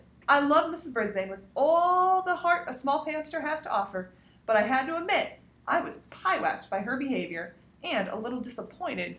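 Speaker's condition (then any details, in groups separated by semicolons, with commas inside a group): No condition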